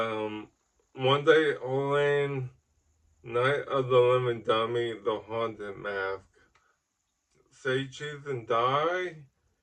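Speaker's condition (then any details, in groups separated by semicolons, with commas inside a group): Ataxic cerebral palsy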